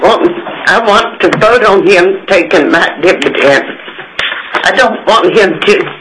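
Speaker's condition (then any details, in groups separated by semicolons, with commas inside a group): Trouble speaking; senior, older adult; self-reported trouble speaking, said to be noticeable, chair said no problem, communicated very clearly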